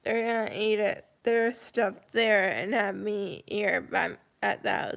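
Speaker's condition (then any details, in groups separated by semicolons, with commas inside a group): Cerebral palsy, mild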